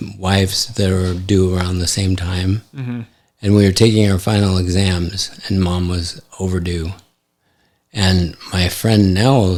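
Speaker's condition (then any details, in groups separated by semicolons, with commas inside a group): ALS; affects hand function; recently diagnosed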